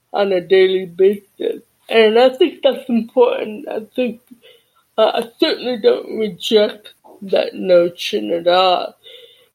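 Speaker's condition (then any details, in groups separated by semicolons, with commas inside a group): Deafness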